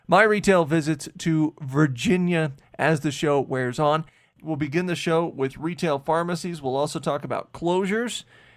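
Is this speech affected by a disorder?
No.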